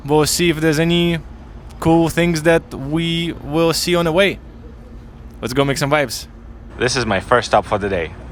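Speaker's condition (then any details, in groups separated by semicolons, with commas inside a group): No condition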